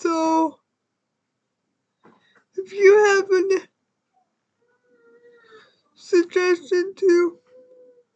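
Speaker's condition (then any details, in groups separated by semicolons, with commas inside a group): Cerebral palsy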